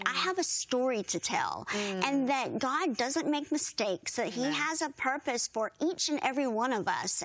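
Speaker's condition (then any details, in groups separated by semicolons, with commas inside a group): Bilateral cleft lip and palate; severe form, from birth, born in Guatemala, unable to nurse as newborn, not expected to survive; poor childhood speech, needed interpreters to speak, strong singing voice, not expected to hear or speak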